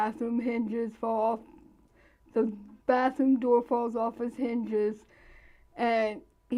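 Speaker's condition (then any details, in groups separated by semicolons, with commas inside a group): Cerebral palsy; present from birth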